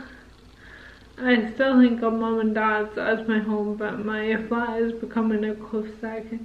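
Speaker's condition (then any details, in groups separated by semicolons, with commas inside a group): Motor neurone disease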